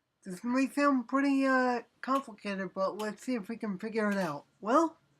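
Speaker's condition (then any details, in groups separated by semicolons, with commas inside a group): Cerebral palsy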